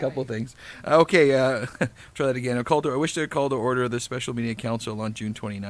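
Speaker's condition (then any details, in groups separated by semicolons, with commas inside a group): No condition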